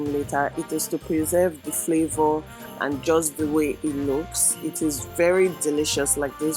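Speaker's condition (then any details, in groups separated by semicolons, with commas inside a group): No condition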